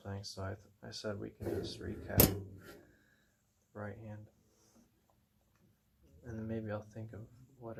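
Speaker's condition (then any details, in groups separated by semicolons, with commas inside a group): No condition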